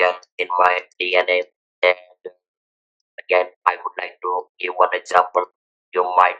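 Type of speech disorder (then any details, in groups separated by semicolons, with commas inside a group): Electrolarynx speech; throat cancer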